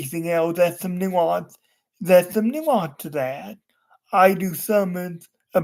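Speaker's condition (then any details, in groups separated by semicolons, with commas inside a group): Cerebral palsy; wheelchair user, unable to walk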